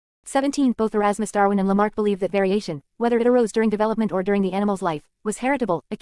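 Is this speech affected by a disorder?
No.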